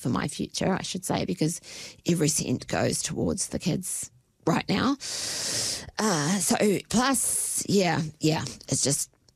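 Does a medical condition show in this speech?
Yes: spasmodic dysphonia; lifelong, onset within months after prolonged stress settled, brain-to-voice-box neurological pathway interrupted, prior speech therapy; Botox injections every 3 months, working well, near end of 3-month cycle; voice does weird stuff, hard to get right, audibly worse near end of Botox cycle.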